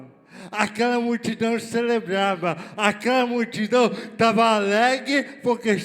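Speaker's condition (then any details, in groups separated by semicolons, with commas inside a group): Cerebral palsy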